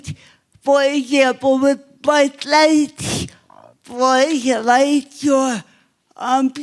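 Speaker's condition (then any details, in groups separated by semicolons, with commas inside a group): Cerebral palsy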